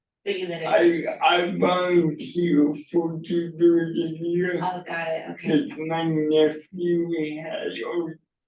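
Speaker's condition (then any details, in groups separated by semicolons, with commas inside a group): Cerebral palsy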